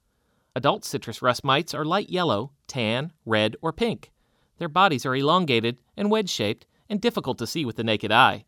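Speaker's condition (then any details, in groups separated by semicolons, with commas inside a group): No condition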